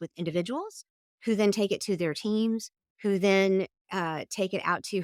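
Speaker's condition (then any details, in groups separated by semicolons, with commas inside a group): No condition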